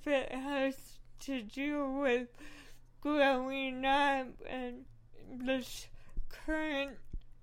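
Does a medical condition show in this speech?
Yes: cerebral palsy; working with speech therapist, rehearses comedy material repeatedly; speech therapy for pronunciation and breath support.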